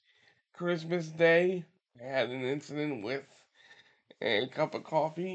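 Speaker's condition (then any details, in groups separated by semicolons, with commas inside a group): Cerebral palsy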